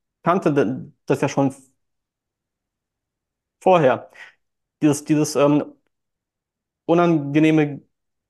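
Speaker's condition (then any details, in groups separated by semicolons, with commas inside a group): Stuttering; since childhood, hard in childhood, youth, school and nearly all speaking situations; compensates by outsourcing phone calls, social media and texting, speaks on stage; speech hangs at times, part-word repetitions; repeated sounds, repeated words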